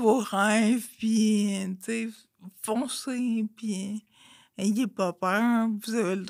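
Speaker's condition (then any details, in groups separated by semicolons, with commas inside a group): Friedreich's ataxia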